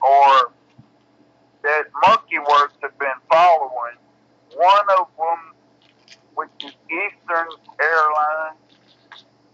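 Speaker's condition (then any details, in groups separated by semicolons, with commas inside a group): Cerebral palsy; bedbound; intestines completely stopped up, awaiting surgery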